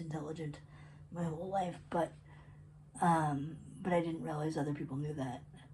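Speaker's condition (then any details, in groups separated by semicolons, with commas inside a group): Cerebral palsy; predominantly physical; adult, uses wheelchair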